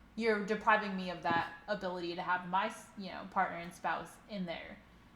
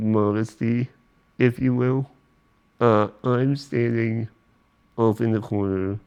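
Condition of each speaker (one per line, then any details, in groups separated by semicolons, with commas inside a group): No condition
Spinal muscular atrophy; power wheelchair user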